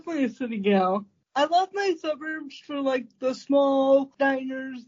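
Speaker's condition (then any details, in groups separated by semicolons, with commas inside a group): Cerebral palsy; congenital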